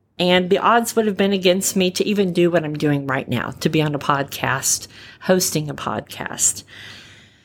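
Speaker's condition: Repaired cleft palate, cleft palate without cleft lip; singing and public speaking

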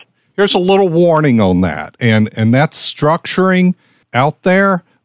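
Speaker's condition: No condition

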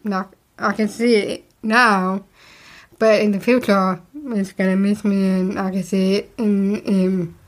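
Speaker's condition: Down syndrome; speech therapy when young

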